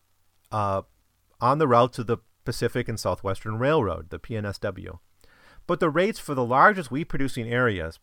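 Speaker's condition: No condition

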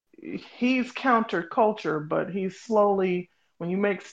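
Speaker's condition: No condition

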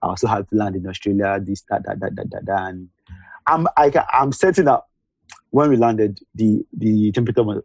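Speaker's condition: Stutter; mild stutter; takes time to get some words out; repeated words

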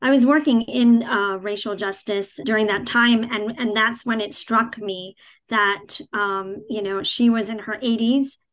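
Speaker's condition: Cleft palate, cleft palate without cleft lip

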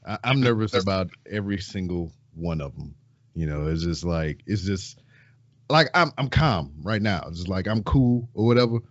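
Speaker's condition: No condition

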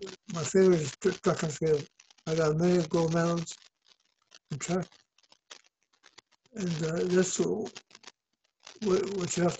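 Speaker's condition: Parkinson's disease; Parkinson's known 14 years

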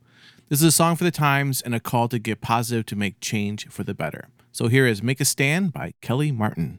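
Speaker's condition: No condition

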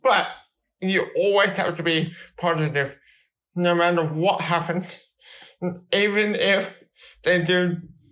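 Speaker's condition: Cerebral palsy

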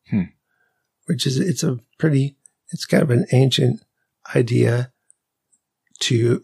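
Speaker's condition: ALS; weakness and fasciculations at onset

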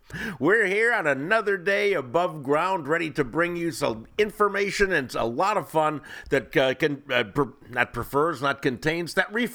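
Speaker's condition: No condition

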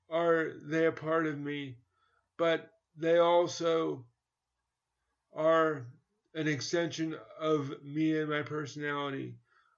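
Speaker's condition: Cerebral palsy; daily routines

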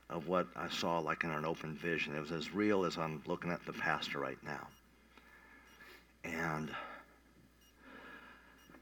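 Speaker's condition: Cleft palate; not expected to survive first week

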